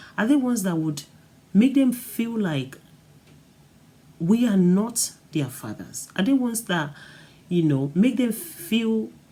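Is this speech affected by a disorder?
No.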